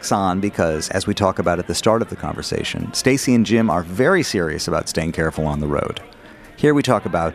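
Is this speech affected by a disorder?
No.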